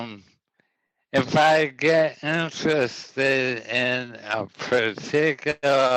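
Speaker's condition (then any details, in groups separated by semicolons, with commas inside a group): ALS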